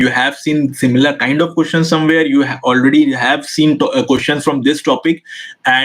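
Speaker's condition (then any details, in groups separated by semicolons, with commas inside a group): No condition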